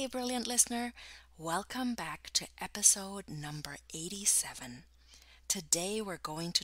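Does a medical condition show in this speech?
No.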